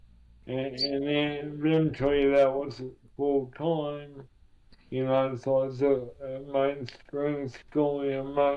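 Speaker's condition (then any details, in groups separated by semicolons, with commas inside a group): Cerebral palsy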